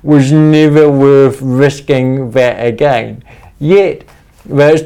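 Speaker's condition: Cerebral palsy; speech impediment, talks funny

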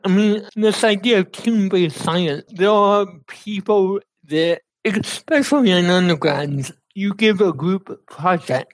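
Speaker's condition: Cerebral palsy; speech affected, uses Dragon NaturallySpeaking voice activated computer software

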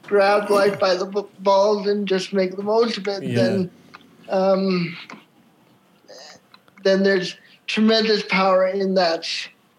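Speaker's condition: Cerebral palsy; wheelchair user

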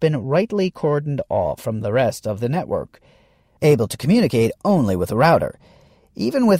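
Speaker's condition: No condition

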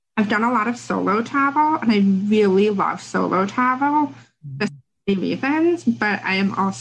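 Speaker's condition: Deafness; had speech therapy

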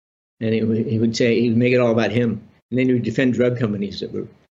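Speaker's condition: Parkinson's disease; about 30 years since diagnosis, benign spinal tumor, six-hour spinal surgery at Johns Hopkins, relearned walking; on Parkinson's medication, problems walking, broken arm

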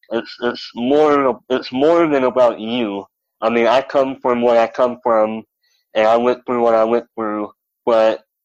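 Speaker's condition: Cleft lip and palate; over 20 operations by age 6

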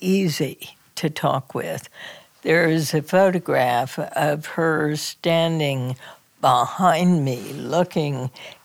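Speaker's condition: Spasmodic dysphonia; diagnosis took six years, made at Johns Hopkins by neurologist and otolaryngologist, basal ganglia signal fault; strange, strangled-sounding voice, vocal cords crunch down unnaturally

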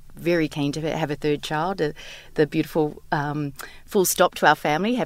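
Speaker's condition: No condition

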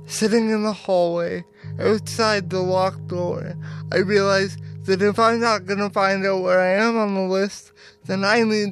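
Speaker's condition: Cerebral palsy; needs daily personal support

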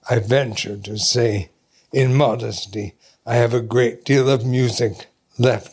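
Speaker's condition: ALS; does better as the day progresses

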